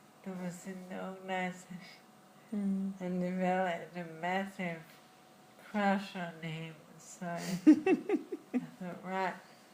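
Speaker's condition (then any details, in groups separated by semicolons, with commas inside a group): Friedreich's ataxia; diagnosed in childhood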